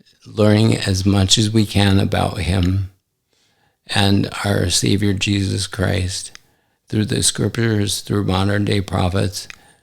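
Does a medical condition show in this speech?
Yes: ALS; affects hand function.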